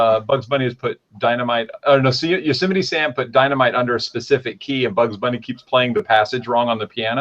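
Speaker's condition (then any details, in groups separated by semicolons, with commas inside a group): No condition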